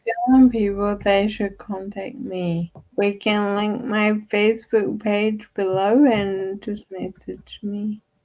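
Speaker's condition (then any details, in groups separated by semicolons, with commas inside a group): Friedreich's ataxia; wheelchair user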